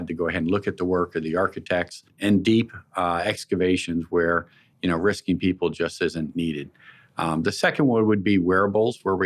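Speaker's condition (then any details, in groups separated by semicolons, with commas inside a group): No condition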